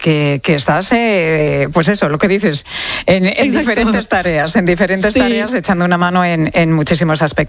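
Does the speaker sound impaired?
No.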